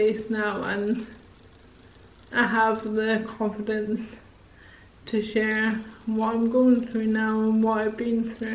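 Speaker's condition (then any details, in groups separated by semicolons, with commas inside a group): Motor neurone disease; onset in left hand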